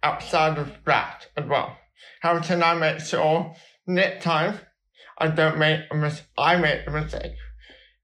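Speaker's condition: Cerebral palsy; balance and movement helped by football since age four

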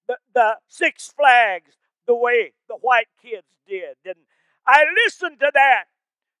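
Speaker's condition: No condition

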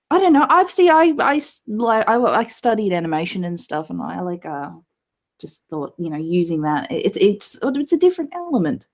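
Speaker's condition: No condition

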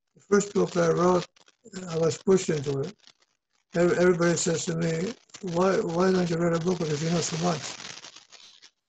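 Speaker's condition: Parkinson's disease; Parkinson's known 14 years, believed environmental, naturopath blood tests high in lead and pesticides

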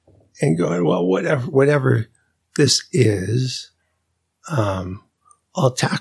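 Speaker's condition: ALS; weakness and fasciculations at onset

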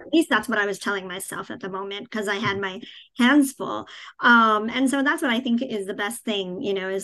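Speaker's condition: Cleft palate, cleft palate without cleft lip

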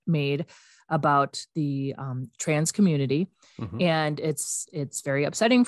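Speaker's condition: No condition

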